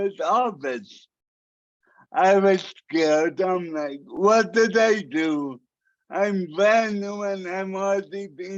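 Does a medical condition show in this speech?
Yes: cerebral palsy.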